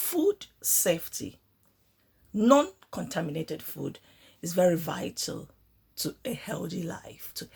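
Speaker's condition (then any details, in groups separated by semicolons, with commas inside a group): No condition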